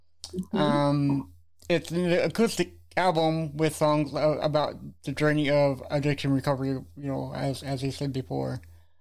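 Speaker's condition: Cerebral palsy; congenital

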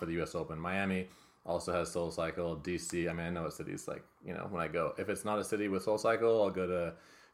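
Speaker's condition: No condition

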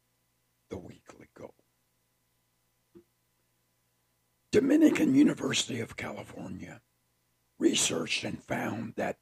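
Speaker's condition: Partial laryngectomy; emergency half voice box removal

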